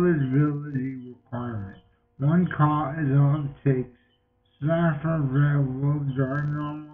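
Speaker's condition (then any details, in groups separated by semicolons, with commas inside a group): Multiple sclerosis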